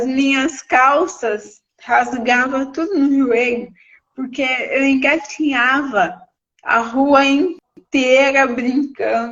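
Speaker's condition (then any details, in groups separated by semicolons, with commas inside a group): Cerebral palsy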